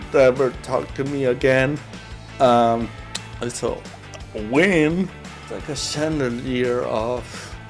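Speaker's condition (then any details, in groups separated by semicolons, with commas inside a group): Cerebral palsy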